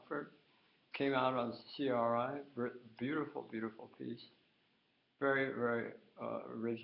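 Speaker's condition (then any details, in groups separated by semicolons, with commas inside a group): Tongue cancer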